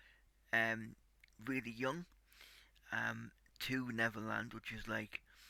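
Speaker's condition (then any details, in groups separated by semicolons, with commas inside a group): Cerebral palsy; tight muscles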